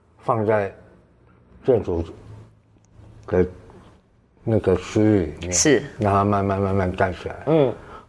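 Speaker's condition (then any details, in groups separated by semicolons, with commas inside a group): Tongue cancer surgery, partial glossectomy with tongue flap; tongue cancer at 50, stage 2, oral chemotherapy, recurrence, two thirds right tongue removed; eating and speaking affected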